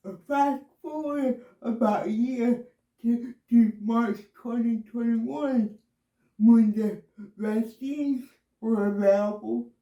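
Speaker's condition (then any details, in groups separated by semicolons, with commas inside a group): Cerebral palsy, myasthenia gravis; no hand function; myasthenia gravis also diagnosed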